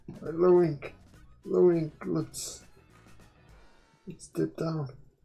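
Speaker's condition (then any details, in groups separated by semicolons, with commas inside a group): Quadriplegic cerebral palsy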